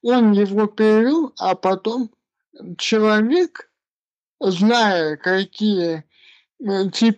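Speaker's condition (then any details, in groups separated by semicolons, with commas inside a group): Cerebral palsy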